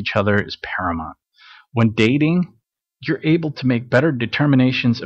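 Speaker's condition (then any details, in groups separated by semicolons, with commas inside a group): No condition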